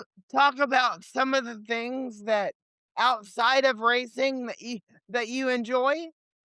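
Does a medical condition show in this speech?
Yes: cerebral palsy; lifelong wheelchair user.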